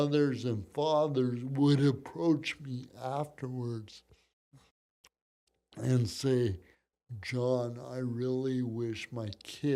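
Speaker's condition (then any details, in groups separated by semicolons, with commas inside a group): Cerebral palsy; from birth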